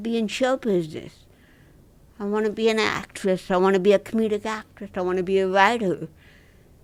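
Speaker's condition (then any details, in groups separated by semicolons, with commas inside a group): Dystonia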